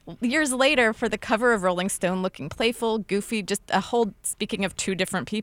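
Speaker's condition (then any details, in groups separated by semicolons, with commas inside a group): No condition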